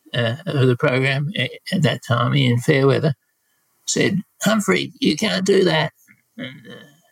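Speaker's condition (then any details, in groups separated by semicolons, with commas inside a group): Parkinson's disease; about 12 years since onset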